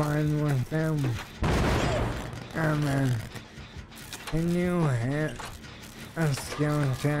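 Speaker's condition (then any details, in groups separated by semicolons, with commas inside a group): ALS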